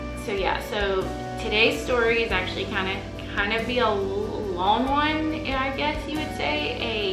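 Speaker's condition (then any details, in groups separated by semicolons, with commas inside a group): No condition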